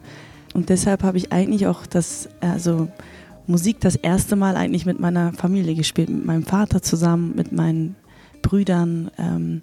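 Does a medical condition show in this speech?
No.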